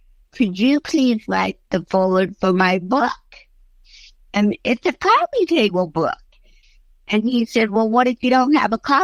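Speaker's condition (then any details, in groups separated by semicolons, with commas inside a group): Cerebral palsy; since early childhood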